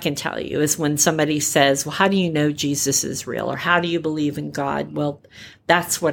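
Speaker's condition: Repaired cleft palate, cleft palate without cleft lip; uses voice for radio hosting

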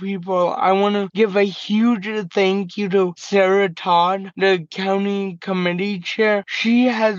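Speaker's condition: Cerebral palsy; very mild physical disability, slight tremors during the day

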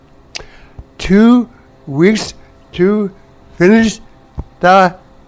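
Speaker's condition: Stroke; over 2.5 years since onset; speech affected

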